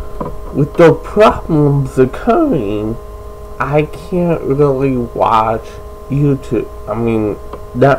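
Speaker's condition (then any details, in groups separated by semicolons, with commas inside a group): Cerebral palsy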